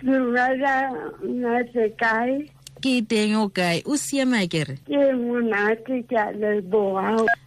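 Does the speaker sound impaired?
Yes: cerebral palsy; affects speech.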